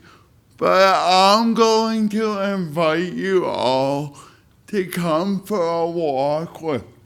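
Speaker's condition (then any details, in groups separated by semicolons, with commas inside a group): Spastic cerebral palsy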